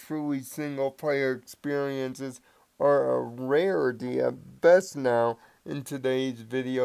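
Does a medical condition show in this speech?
Yes: cerebral palsy.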